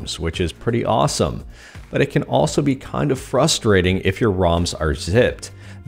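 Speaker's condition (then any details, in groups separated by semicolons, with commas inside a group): No condition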